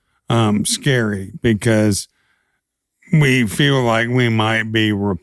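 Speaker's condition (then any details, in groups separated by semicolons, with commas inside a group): ALS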